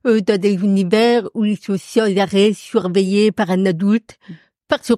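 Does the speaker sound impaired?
Yes: profound congenital deafness; doctor predicted she would never speak.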